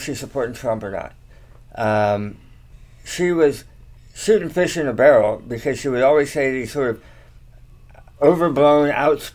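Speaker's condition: Tongue cancer surgery; slight slur, talks okay

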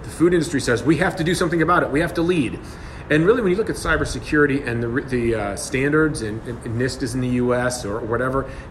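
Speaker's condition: No condition

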